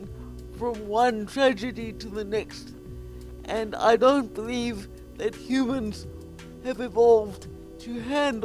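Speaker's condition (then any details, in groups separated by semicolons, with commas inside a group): Quadriplegic cerebral palsy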